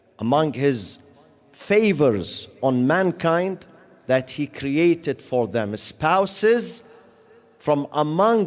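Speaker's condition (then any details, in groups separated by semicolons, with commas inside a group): No condition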